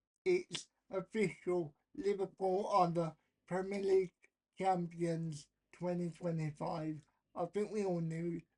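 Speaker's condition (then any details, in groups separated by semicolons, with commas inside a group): Cerebral palsy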